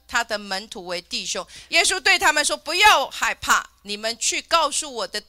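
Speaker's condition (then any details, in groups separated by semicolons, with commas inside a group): No condition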